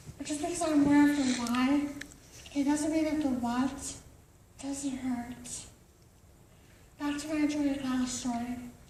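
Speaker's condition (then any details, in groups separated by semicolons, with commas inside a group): Cerebral palsy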